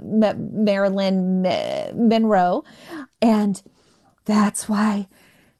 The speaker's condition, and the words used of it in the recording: Stuttering. I think that I'd rather stutter.